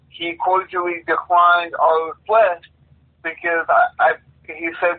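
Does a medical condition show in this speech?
Yes: cerebral palsy.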